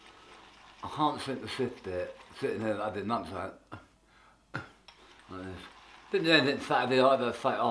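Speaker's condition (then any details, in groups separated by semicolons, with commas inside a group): Tongue cancer; half tongue removed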